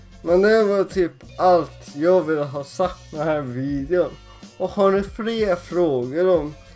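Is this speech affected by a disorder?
Yes: cerebral palsy; birth oxygen loss, fine motor impairment, shaking; walks, wheelchair for long distances; atypical speech, sometimes mistaken for drunk.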